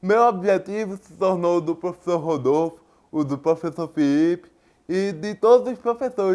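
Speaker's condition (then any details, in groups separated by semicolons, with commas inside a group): Cerebral palsy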